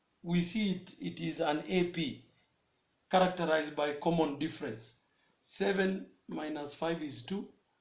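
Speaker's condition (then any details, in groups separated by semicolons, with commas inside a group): No condition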